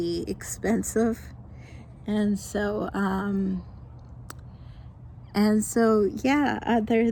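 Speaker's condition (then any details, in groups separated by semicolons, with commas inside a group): Mild cerebral palsy; mild form from birth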